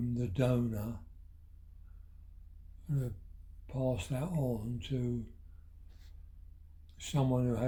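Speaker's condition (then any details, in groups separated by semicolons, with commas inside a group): Parkinson's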